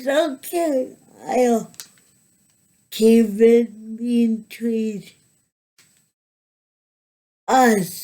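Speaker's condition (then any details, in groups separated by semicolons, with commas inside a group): Cerebral palsy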